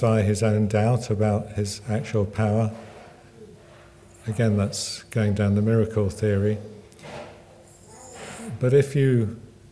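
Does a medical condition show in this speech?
Yes: Parkinson's; Parkinson's exercise programmes, table tennis and snooker groups.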